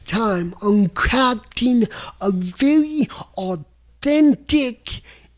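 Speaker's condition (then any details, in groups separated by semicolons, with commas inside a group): Cerebral palsy; untraditional tenor singing voice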